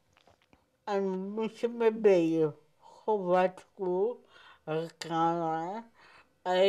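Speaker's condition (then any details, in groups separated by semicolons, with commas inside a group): Cerebral palsy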